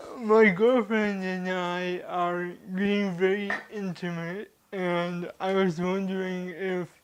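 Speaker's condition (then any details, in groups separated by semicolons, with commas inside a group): Cerebral palsy; caused by birth asphyxia, hearing loss; diagnosed around age 3; dysphagia since birth, feeding tube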